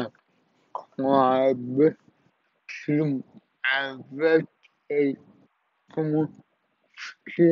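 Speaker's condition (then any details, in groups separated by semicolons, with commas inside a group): Cerebral palsy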